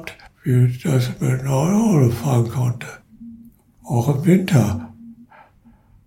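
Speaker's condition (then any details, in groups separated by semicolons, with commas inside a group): Parkinson's disease; progressive Parkinson's disease, arm tremor, finger cramping, arm dislocated in car accident with ongoing pain; progressive worsening, cannot turn newspaper pages, in care home, LVR neurologist; could not speak properly during earlier sudden spinning vertigo episode, caller noticed voice, ambulance called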